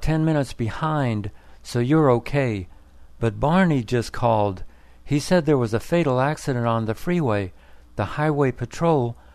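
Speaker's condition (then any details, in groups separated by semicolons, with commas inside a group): No condition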